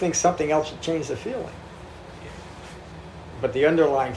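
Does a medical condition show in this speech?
No.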